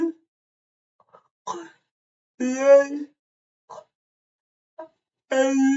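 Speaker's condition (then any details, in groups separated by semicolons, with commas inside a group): Cerebral palsy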